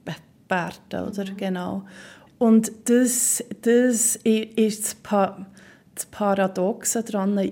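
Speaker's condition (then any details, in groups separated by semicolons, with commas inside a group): Stuttering; stuttering since second grade, severity varies over time; age 39, ongoing stuttering, sometimes worse, sometimes better; word repetitions, silent blocks, tenses up forcing words, heavy stuttering on own name, expectation anxiety worsens; repeated sounds, repeated words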